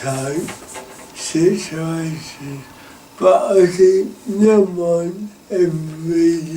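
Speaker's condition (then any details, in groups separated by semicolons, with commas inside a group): Cerebral palsy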